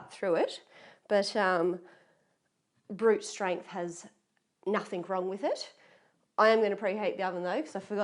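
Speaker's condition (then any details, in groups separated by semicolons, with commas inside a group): No condition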